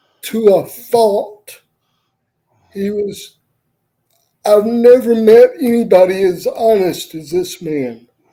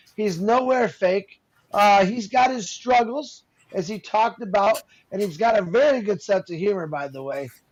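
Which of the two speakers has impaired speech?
The first: cerebral palsy; uses wheelchair.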